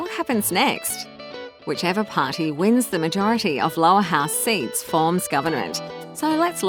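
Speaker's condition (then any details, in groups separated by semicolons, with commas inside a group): No condition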